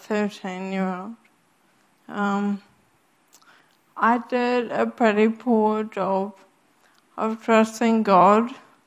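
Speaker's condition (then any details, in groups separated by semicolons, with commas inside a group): Friedreich's ataxia; cannot speak if quiet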